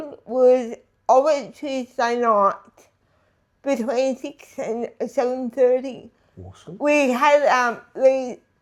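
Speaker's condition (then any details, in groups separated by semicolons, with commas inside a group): Disability affecting speech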